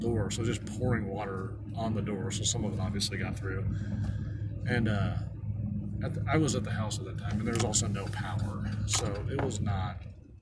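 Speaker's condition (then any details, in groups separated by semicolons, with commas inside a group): No condition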